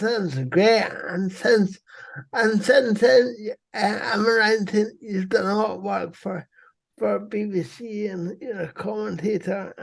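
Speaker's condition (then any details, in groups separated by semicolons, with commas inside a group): Cerebral palsy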